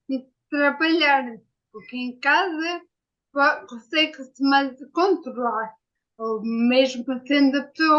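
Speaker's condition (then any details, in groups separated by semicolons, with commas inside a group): Ataxia; acquired, brain injury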